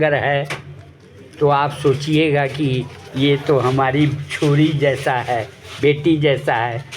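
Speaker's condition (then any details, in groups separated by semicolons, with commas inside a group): No condition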